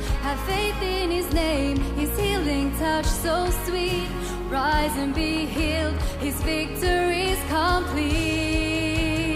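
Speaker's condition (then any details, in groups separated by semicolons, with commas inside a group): No condition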